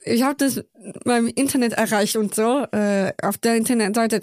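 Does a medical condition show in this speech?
Yes: Down syndrome; congenital, born in Köln, chromosome 21 present three times; adult, 24 years old.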